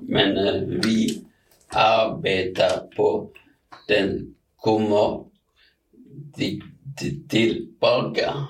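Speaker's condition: Aphasia; about seven years since onset; working on getting speech back; thinks clearly, knows words in head but cannot get them out, fillers, repetitions, word-finding errors, short phrases

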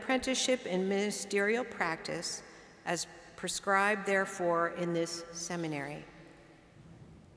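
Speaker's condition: No condition

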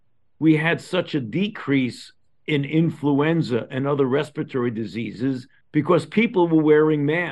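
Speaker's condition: No condition

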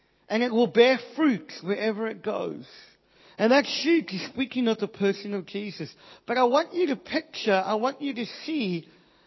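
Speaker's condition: Cleft palate, Pierre Robin syndrome

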